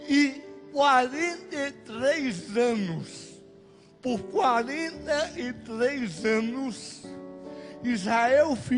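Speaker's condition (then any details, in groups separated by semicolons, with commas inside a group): Cerebral palsy; no speech as child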